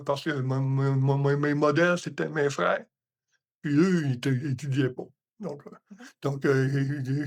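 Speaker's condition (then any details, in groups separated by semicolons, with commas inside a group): Hemiparalysis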